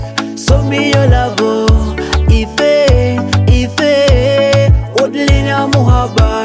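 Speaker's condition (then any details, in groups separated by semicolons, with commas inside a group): No condition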